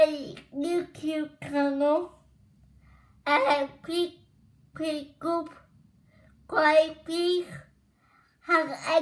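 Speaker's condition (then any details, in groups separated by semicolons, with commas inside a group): Cerebral palsy; cerebral palsy, all four limbs, cannot walk, wheelchair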